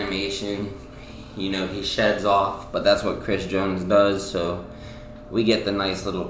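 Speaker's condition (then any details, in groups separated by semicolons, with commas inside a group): No condition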